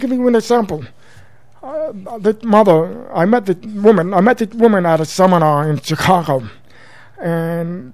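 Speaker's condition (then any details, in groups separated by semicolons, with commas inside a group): Profound deafness since birth; congenital, total deafness; speaks orally as guest on radio show; learned speech via daily school speech therapy, mother's home drills feeling throat vibrations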